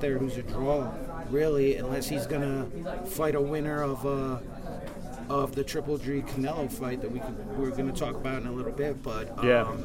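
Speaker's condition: No condition

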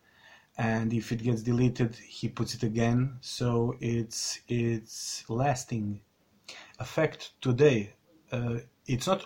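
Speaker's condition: Stuttering; stutter since childhood, continuing into adulthood; still stutters; repeated sounds, prolonged sounds

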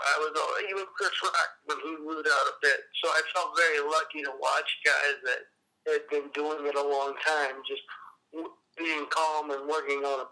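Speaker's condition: Cerebral palsy; appearance likened to Parkinson's

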